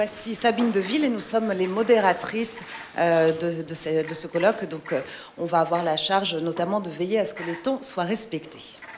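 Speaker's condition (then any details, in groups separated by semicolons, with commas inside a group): No condition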